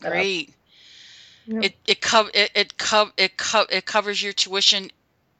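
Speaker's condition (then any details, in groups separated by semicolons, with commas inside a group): Stuttering; fluency shaping therapy for about 2 years, weekend workshop at College of St. Rose; hard to apply fluency techniques in the moment while speaking; repeated sounds, repeated words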